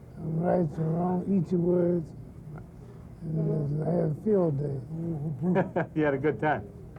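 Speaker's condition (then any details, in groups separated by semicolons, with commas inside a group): Parkinson's syndrome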